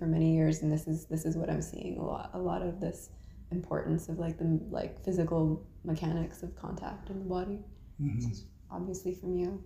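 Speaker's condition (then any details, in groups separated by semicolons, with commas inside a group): No condition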